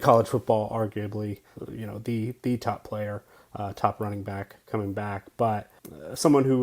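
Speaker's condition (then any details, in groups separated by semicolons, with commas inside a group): No condition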